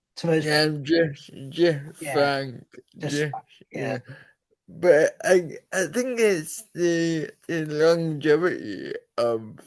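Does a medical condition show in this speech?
Yes: cerebral palsy.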